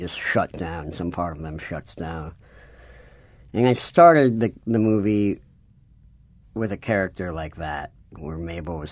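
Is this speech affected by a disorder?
Yes: cleft palate.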